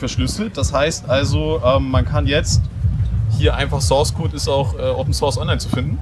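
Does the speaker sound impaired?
No.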